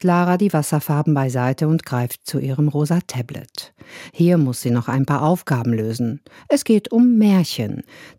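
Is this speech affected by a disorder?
No.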